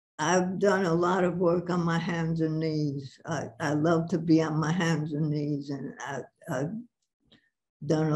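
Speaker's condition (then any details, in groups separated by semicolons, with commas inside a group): Parkinson's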